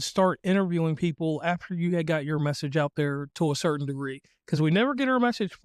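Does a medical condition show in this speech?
No.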